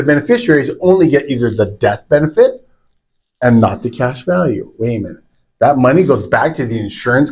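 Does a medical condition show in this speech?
No.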